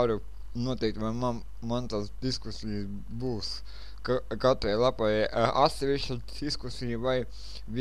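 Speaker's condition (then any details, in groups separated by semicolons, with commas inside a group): Cerebral palsy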